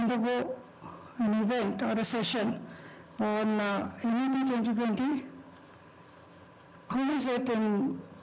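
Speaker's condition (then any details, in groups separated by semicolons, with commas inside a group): No condition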